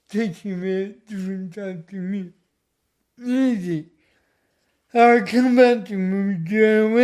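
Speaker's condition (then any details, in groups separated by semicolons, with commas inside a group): Cerebral palsy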